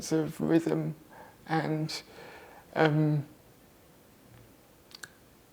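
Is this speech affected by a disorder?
Yes: cerebral palsy; left-sided muscle tension; very minor.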